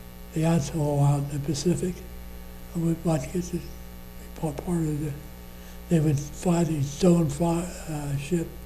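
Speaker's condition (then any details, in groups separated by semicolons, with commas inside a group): Parkinson's disease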